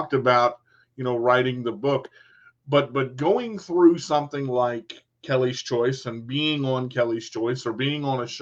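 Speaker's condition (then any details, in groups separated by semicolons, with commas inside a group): No condition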